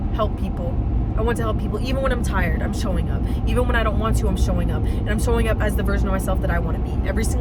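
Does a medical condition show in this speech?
No.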